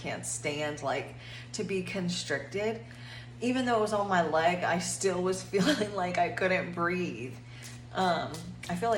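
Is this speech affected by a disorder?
No.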